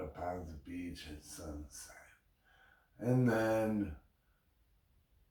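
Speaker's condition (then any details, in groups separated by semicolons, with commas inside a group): Brain injury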